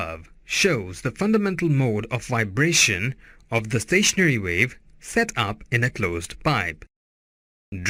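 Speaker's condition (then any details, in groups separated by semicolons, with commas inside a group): No condition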